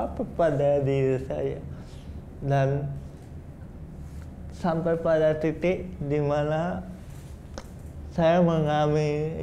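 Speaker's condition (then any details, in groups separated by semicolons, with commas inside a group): Cerebral palsy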